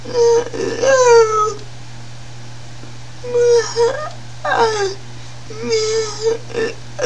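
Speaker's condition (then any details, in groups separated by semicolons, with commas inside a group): Cerebral palsy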